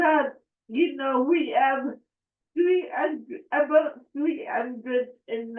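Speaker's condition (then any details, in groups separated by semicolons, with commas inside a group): Cerebral palsy; affects speech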